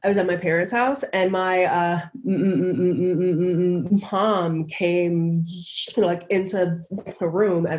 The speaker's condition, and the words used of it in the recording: Stuttering. And then, excuse me, I have a little bit of cold.